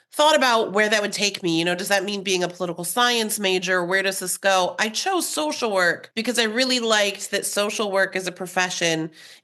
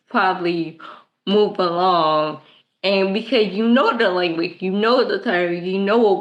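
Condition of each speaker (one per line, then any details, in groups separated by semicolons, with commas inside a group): No condition
Cerebral palsy; present since birth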